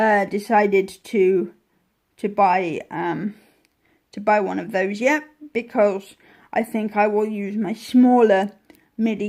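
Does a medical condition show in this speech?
Yes: cerebral palsy.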